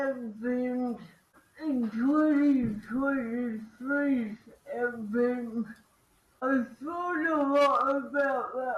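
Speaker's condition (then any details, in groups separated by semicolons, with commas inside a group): Cerebral palsy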